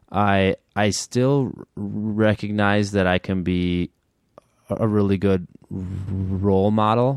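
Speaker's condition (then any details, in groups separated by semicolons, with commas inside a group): Stuttering; past periods of heavy struggle, now less of a barrier; tightening during blocks, struggle in technical talk, can modify stutter; repeated words, prolonged sounds, blocks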